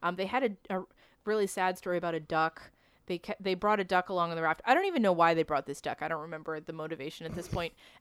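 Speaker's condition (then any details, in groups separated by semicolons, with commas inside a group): No condition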